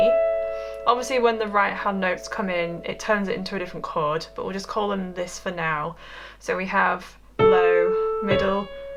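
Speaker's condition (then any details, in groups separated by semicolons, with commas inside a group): No condition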